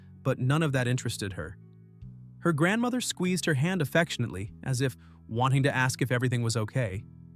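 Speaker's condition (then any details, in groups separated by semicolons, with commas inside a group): No condition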